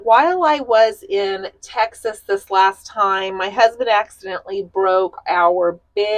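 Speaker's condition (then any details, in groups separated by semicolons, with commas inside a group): No condition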